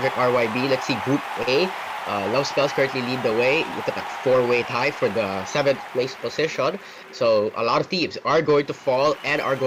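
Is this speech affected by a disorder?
No.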